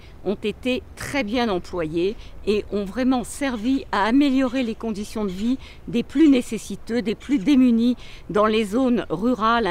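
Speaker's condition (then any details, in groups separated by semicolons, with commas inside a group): No condition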